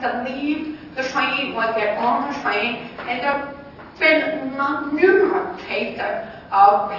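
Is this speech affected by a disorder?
Yes: deafness; relies on train visual monitors, windows and doors for station information.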